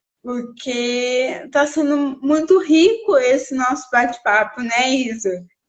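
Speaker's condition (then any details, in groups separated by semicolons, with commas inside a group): Cerebral palsy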